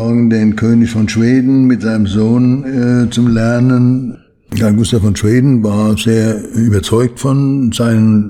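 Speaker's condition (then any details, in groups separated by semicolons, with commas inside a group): Parkinson's disease; slowed movements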